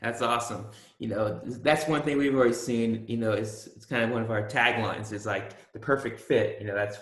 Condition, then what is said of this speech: None; typical speech.